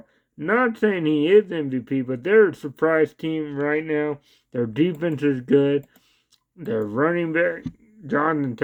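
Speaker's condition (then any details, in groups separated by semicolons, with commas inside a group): Cerebral palsy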